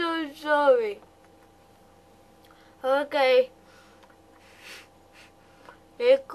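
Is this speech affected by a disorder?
Yes: cerebral palsy.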